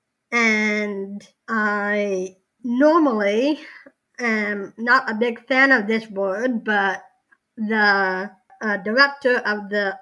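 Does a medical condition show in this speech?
Yes: Down syndrome; congenital, since birth.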